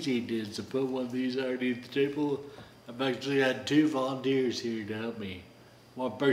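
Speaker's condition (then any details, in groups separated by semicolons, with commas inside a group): Friedreich's ataxia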